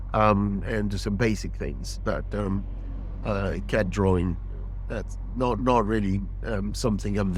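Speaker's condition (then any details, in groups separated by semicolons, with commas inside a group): No condition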